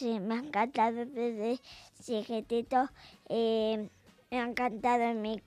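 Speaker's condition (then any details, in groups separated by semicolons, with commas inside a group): Cerebral palsy; brain injury from premature twin birth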